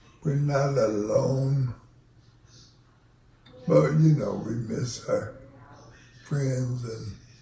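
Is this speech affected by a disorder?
Yes: ALS; onset left foot drop, then left leg weakness.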